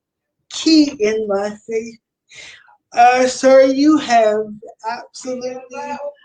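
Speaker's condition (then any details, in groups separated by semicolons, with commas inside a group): Cerebral palsy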